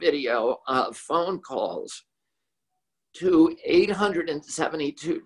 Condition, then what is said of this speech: Spasmodic dysphonia. It's an issue where there are twitches in the voice box or the larynx.